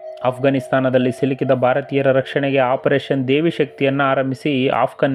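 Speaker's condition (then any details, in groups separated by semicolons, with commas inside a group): No condition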